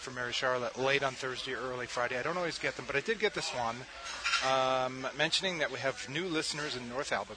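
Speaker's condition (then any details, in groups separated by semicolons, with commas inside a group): No condition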